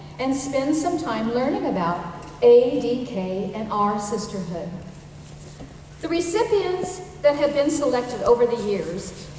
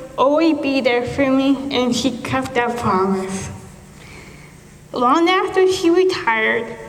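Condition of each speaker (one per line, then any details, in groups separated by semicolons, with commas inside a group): No condition
Cerebral palsy; affects muscles, coordination, speech, right hand, childhood apraxia of speech; diagnosed at 10 months, 14 years physical, occupational, speech therapy; apraxia, works on loudness, speed, repetition, speech sounds different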